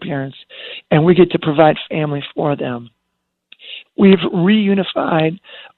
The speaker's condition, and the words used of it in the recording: Spasmodic dysphonia. You can probably tell with my scratchy vocal, even on the phone, that my voice doesn't work and it hasn't gotten any better.